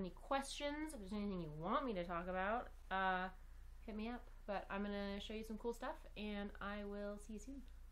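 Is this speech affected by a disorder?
No.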